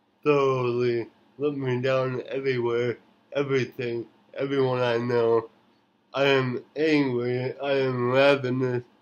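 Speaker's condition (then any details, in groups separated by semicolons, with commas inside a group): Cerebral palsy; since birth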